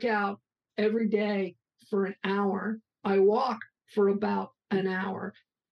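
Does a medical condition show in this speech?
Yes: aphasia after two strokes; aphasia with brain damage from two strokes and heart failure at age 45; many years after strokes, about 1 to 1.5 years speech therapy completed, later heart transplant; lost ability to speak, intonation became monotone after about a year, some difficulty still persists.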